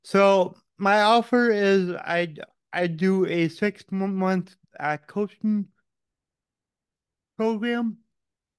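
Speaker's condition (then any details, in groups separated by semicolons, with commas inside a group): Cerebral palsy; revived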